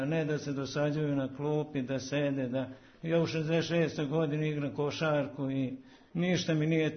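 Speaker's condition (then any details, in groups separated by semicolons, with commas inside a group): Parkinson's disease; converses normally, illness not noticeable on radio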